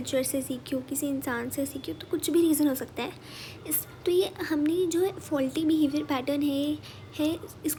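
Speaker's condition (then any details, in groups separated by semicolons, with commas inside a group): No condition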